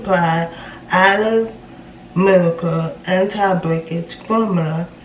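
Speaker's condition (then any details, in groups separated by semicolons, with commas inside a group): Cerebral palsy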